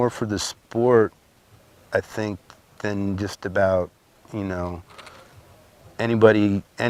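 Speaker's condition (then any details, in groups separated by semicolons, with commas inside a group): No condition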